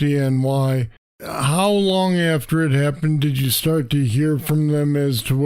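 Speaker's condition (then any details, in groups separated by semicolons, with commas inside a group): Parkinson's disease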